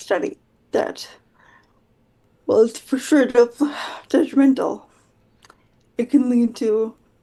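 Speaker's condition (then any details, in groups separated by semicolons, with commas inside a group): Quadriplegic cerebral palsy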